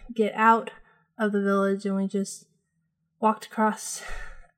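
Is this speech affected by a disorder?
No.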